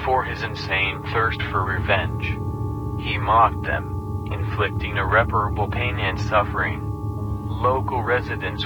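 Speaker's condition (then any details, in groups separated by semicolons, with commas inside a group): No condition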